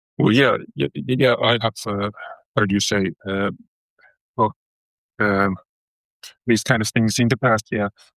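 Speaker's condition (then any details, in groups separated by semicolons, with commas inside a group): Stutter; stutter since toddler startled by big leashed dog, fluent in two languages before, childhood speech therapy; early 40s, about 40 years since onset, not the most severe but constantly on mind; fluctuates quite a lot, jaw moves when struggling to utter words, mistaken for drug use; repeated sounds, prolonged sounds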